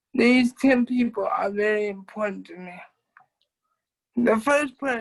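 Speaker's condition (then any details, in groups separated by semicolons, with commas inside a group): Cerebral palsy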